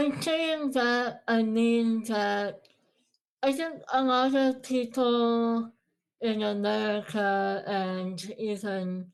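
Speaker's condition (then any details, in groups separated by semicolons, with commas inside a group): Moebius syndrome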